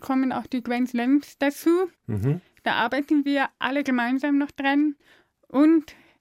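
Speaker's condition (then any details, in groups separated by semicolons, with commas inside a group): Deafness; deaf since birth, diagnosed by brainstem audiometry, suspected oxygen lack from cord around neck at birth; hearing aids worn in training, removed for deaf competitions, counts score aloud, uses hand signs; speaks very clearly, spoken language learned via early intervention, mother, Aachen deaf kindergarten, balloons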